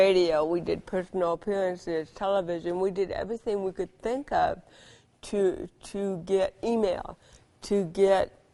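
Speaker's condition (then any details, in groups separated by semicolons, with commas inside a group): Cerebral palsy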